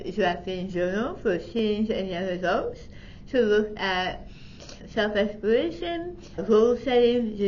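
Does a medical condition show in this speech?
Yes: tongue cancer surgery.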